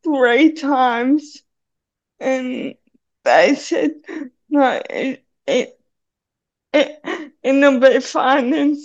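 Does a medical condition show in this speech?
Yes: cerebral palsy; needs hand to hold on steep stairs.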